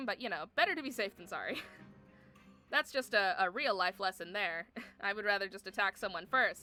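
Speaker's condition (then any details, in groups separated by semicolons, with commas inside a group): No condition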